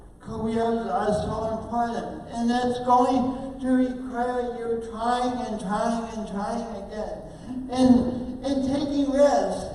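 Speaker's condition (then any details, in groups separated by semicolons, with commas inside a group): Oxygen-related condition, speech impairment; speech impairment, voice sounds different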